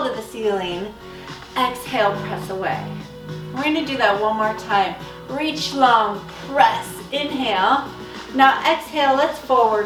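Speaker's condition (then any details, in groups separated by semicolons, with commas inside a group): No condition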